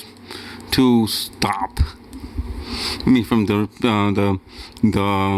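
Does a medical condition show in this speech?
Yes: cerebral palsy; wheelchair user.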